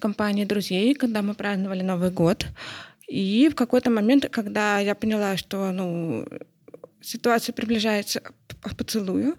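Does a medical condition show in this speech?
Yes: hard of hearing; not deaf, identifies as hearing person with specific need.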